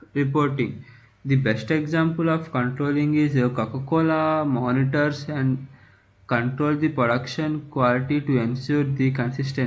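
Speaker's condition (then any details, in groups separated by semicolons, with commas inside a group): No condition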